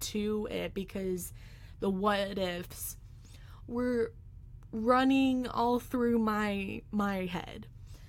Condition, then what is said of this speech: Stuttering. If you didn't know by now, I stutter, and I have a lot of fears when it comes to speaking.